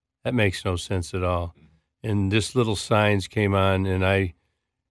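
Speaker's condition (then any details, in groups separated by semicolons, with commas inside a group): Parkinson's disease; diagnosed within 2 days via friend Peter Secchia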